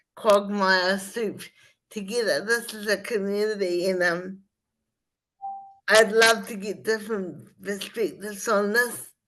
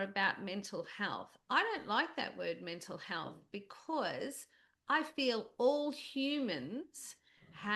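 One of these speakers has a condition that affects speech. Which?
The first: spastic cerebral palsy; spastic form, hemiplegia and quadriplegia, wheelchair user; aged 52, practising slower movements and rib breathing; breathes from ribs not chest, stomach does not move.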